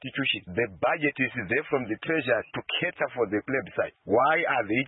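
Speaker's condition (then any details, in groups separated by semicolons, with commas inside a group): No condition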